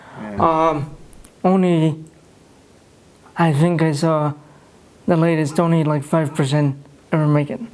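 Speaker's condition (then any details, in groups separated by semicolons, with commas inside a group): Cerebral palsy; no speech therapy, some words hard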